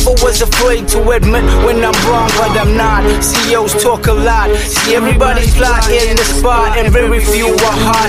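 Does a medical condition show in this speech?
No.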